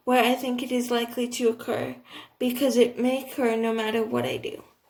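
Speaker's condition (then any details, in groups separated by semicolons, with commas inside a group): Cerebral palsy, athetoid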